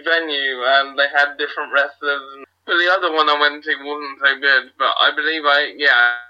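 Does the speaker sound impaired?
Yes: cerebral palsy; wheelchair user.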